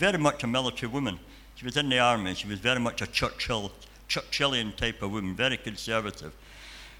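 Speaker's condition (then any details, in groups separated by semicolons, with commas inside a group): Cleft palate and cleft lip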